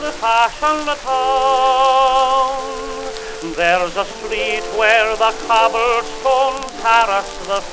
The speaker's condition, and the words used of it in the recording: None; typical speech.